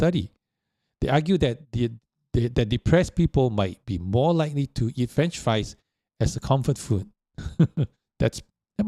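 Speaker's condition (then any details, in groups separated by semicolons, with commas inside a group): No condition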